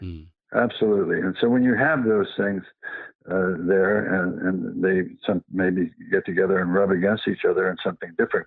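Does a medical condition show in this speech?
Yes: Parkinson's; past cancer.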